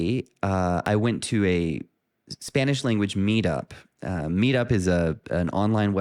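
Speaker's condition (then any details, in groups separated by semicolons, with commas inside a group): No condition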